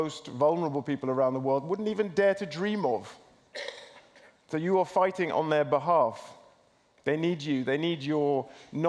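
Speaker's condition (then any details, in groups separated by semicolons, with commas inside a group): No condition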